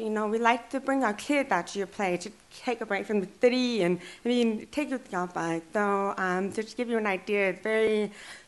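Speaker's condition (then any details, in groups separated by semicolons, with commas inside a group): Deaf and hard of hearing; since childhood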